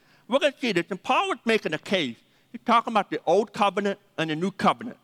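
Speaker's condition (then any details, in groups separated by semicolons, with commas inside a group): Deafness; hard time hearing phone callers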